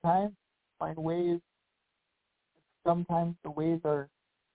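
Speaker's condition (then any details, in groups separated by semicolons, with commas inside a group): Cerebral palsy; daily walking practice down block and back set by father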